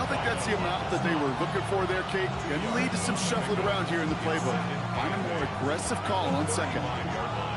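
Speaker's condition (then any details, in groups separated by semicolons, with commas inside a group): No condition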